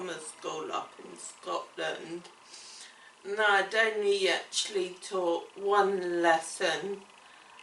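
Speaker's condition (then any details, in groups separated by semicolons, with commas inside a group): Cerebellar ataxia; affects speech and swallowing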